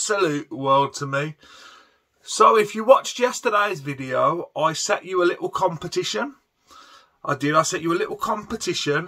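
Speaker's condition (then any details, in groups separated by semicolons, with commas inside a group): No condition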